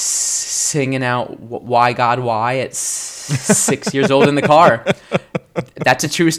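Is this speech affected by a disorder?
Yes: stuttering; no longer uses fluency techniques, stutters openly including in acting; fluent when singing, formerly word switching and circumlocution, hiding caused tension and struggle; here prolonged sounds.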